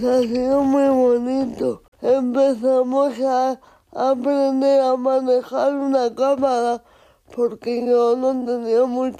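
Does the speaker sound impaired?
Yes: cerebral palsy; photographs with adapted cameras and systems, Fundación Aspace Zaragoza.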